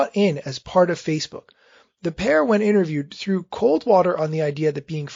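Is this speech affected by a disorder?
No.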